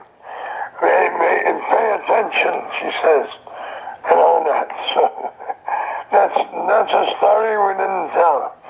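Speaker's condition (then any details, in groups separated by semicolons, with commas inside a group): Throat cancer; voice described as practically gone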